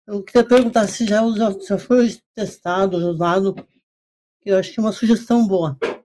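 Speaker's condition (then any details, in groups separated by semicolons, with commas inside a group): Parkinson's disease; Parkinson's disease for 22 years, causes low back pain and other pains, yoga helps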